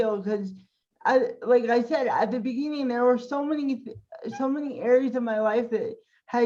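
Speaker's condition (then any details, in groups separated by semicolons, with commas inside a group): Cerebral palsy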